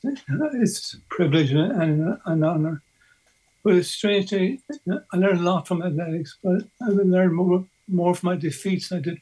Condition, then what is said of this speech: Parkinson's disease. And thanks for putting up with my voice.